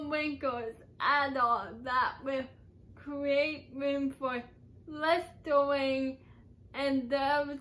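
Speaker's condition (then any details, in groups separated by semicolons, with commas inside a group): Cerebral palsy; uses crutches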